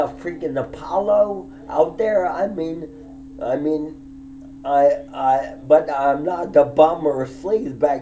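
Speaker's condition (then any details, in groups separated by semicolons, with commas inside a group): Disability with speech impediment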